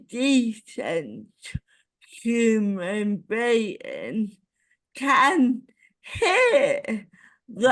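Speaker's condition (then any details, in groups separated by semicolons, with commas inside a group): Cerebral palsy; ataxic type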